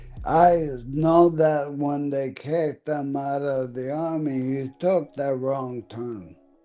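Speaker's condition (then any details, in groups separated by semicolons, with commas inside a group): ALS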